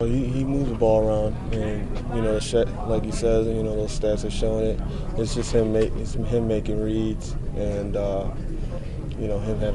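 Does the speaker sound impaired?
No.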